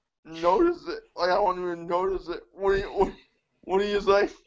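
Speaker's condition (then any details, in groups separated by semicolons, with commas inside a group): Cerebral palsy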